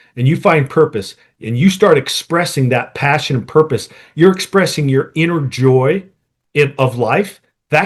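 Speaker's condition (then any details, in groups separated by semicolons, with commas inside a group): No condition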